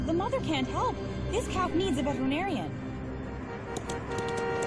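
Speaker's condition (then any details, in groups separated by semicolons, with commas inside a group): No condition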